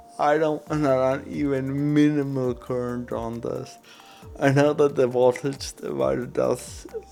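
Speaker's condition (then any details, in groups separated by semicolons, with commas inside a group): Cerebral palsy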